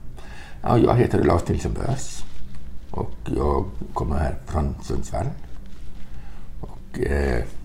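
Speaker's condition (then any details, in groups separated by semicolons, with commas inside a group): Hearing impairment, cochlear implants, congenital, bilateral cochlear implants; two cochlear implants, first implant seven years before second; uses two cochlear implants, content with both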